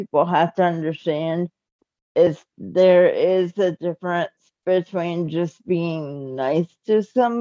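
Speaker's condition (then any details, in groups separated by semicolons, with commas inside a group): Cerebral palsy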